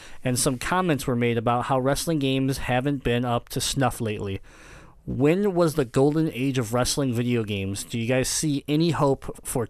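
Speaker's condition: Cleft palate; multiple surgeries in childhood

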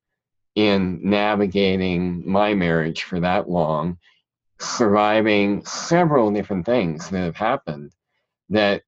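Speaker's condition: Cleft palate; present since childhood

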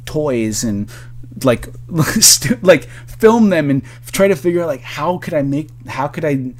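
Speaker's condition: Stuttering; persistent stutter; stuttering during this interview; stuttered heavily, fumbled on a past pitch phone call; repeated sounds, repeated words

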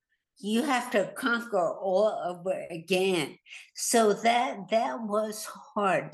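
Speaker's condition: Hemorrhagic stroke; more than a year after stroke

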